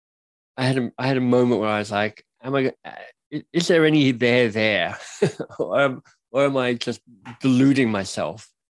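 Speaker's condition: Cleft lip and palate; speech impediment

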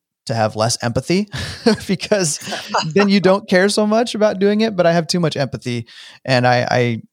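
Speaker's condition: No condition

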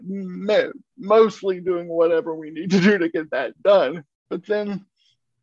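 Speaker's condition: Cerebral palsy; uses a wheelchair

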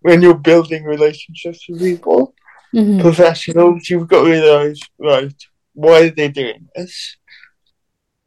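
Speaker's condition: Cerebral palsy

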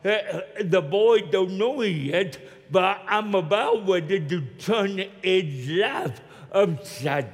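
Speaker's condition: Cerebral palsy; still talks funny

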